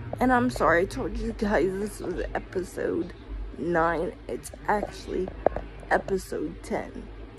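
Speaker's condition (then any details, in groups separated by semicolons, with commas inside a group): Cerebral palsy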